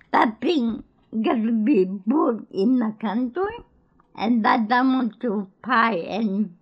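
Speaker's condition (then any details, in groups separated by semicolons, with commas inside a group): Cerebral palsy; born in Greece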